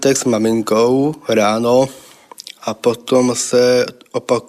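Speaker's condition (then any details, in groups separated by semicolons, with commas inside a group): Down syndrome; speaks well, cast in TV role requiring a good speaker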